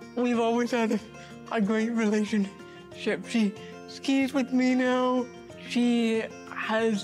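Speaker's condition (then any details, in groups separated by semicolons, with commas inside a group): Cerebral palsy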